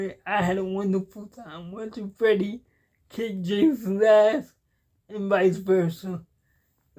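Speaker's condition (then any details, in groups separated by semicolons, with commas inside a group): Cerebral palsy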